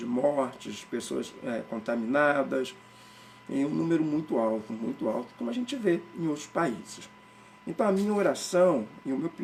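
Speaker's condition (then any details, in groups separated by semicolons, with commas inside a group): No condition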